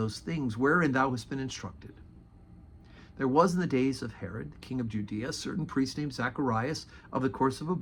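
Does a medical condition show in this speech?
No.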